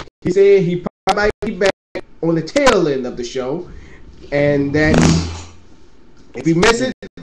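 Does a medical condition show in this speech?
No.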